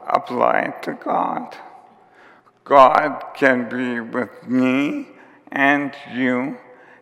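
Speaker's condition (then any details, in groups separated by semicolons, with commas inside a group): ALS; symptoms began about four years before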